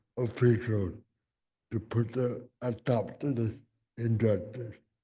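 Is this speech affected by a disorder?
Yes: cerebral palsy; from birth, physical and occupational therapy.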